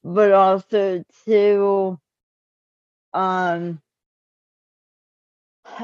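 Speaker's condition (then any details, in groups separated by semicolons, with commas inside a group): Cerebral palsy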